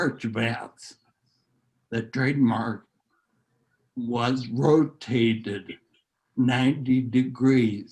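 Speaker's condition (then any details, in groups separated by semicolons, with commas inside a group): Neurological disease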